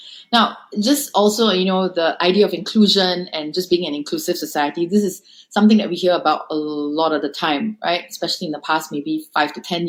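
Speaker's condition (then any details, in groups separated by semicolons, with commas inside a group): No condition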